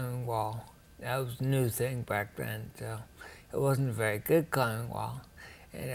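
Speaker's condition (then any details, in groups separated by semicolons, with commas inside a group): Ataxia; rare, progressive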